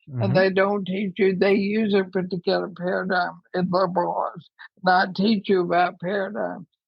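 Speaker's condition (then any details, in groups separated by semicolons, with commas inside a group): ALS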